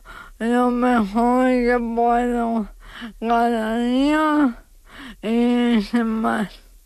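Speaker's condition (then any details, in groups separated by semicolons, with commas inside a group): ALS; diagnosed at about age 35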